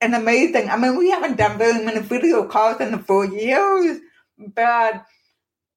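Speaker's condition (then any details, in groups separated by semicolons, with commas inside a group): Profound deafness, born profoundly deaf, cochlear implant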